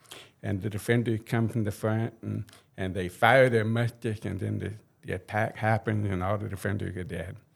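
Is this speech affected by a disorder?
Yes: hearing impairment; cochlear implant on left side received on 50th birthday; uses cochlear implant.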